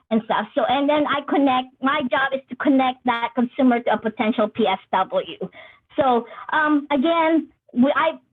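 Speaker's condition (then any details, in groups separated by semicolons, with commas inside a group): No condition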